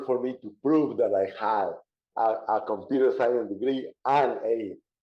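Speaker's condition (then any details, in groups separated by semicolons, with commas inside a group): Cerebral palsy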